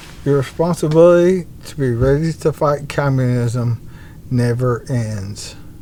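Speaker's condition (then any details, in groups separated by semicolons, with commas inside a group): ALS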